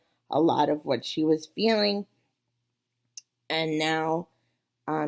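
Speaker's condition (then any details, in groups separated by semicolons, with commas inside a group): Cerebral palsy; wheelchair user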